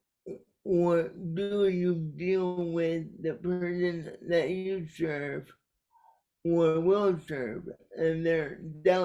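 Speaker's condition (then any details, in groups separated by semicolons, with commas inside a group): Cerebral palsy; caused by brainstem aneurysm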